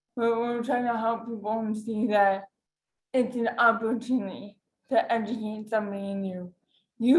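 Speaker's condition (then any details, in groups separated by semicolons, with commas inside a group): Cerebral palsy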